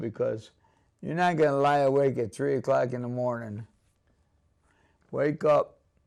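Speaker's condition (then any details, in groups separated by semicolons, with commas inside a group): ALS; onset couple years ago, pain, pain medication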